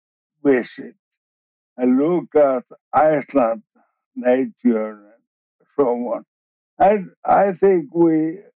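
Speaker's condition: ALS, bulbar onset, later regular ALS; many years since diagnosis

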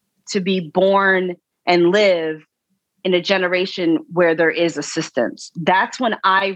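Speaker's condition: No condition

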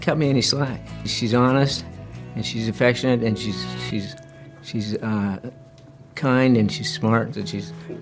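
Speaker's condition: Parkinson's disease; Parkinson's for 30 years, severe spinal tumor, high-risk surgery prevented paralysis, relearned walking, fall shattered arm

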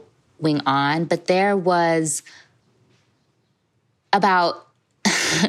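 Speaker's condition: Stutter; very bad in high school around age 17; afraid of talking and communicating then; prolonged sounds, blocks

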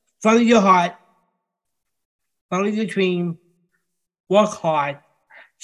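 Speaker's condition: Down syndrome; from birth, incomplete intestine, intestinal bypass surgery on day three, heart defect with two holes, congestive heart failure, open heart surgery in infancy

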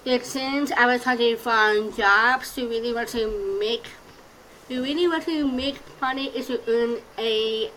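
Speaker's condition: Down syndrome; congenital, present since birth

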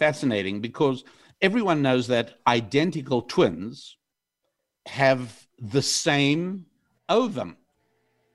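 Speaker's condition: No condition

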